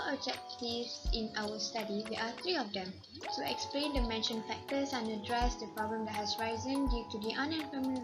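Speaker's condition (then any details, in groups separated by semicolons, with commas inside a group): No condition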